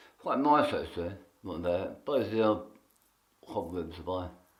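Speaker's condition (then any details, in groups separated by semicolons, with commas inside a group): Tongue cancer; half tongue removed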